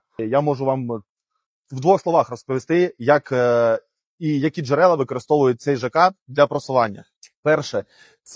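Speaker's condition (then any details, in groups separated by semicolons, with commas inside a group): No condition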